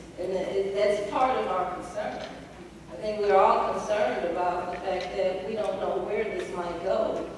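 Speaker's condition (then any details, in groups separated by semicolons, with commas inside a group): No condition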